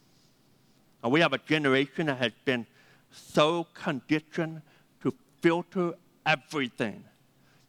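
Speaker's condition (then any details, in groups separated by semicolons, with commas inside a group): Deafness; 80% deaf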